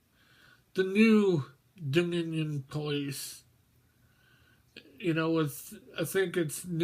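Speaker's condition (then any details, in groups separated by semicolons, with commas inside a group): Mobius syndrome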